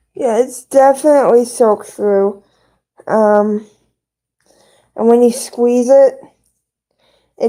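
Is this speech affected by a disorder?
Yes: cerebral palsy; both hands affected.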